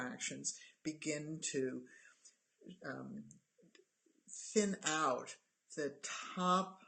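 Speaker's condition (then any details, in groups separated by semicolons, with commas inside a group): No condition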